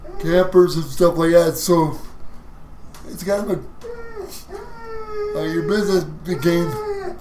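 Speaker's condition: Cerebral palsy; cerebral palsy since birth, wheelchair user for mobility

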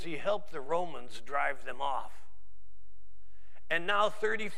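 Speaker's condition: No condition

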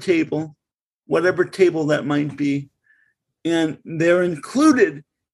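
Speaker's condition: Cerebral palsy; congenital cerebral palsy

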